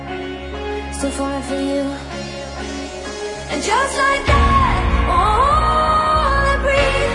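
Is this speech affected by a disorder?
No.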